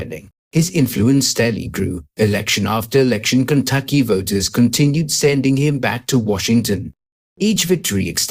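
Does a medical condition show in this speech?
No.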